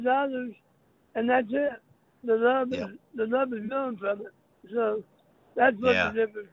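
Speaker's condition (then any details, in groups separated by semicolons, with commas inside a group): Throat cancer; throat cancer survivor, voice box kept, no hole in throat, lasting impact on throat and speech; speech impediment, may be hard to understand, sometimes chokes up while speaking; sounds like a very unique accent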